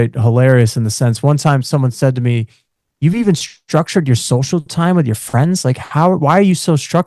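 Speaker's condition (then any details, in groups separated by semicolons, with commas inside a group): No condition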